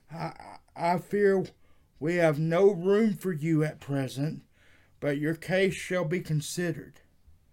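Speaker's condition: Cerebral palsy; wheelchair user

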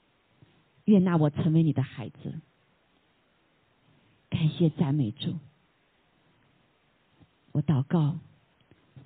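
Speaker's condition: No condition

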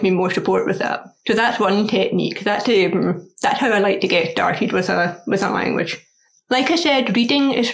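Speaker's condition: Deafness; accent in foreign languages

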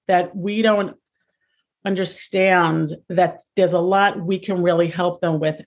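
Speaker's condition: Stuttering; prolonged sounds

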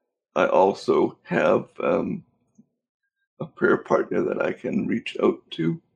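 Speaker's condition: Cerebral palsy; unable to walk

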